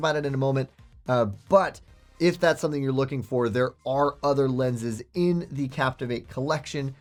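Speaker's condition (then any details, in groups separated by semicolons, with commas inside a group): No condition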